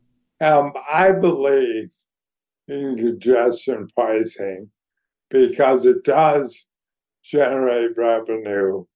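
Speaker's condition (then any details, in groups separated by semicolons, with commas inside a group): ALS; neurodegenerative disease, declining health; voice somewhat compromised by disease, audibly affected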